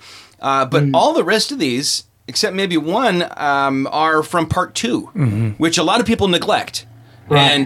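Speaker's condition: No condition

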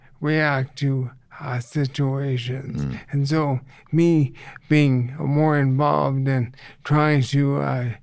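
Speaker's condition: ALS; reduced ability to get around

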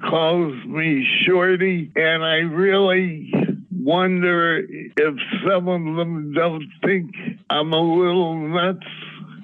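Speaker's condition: Parkinson's disease

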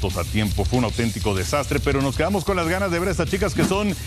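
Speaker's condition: No condition

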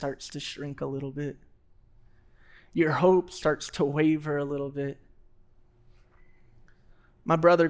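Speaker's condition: No condition

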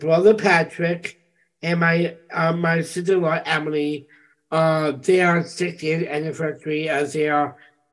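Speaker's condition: Down syndrome; present from birth, extra 21st chromosome, not known before birth, diagnosed shortly after birth by covering ob-gyn

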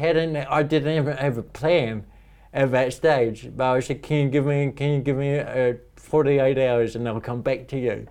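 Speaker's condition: Cerebral palsy; speech impediment, talks funny

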